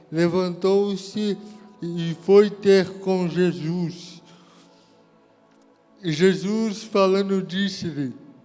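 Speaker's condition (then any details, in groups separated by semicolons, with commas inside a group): Cerebral palsy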